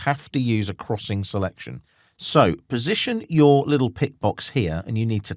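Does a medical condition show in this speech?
No.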